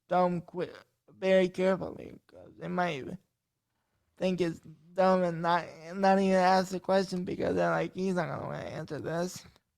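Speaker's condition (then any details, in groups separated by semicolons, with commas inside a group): Cerebral palsy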